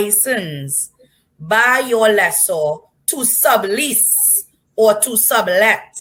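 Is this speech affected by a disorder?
No.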